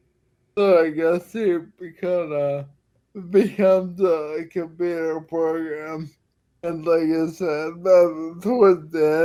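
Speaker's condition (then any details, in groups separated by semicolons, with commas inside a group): Friedreich's ataxia; uses wheelchair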